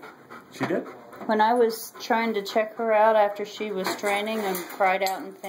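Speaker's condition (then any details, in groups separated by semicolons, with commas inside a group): No condition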